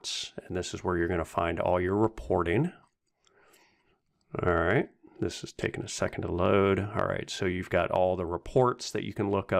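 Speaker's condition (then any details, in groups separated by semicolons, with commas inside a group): No condition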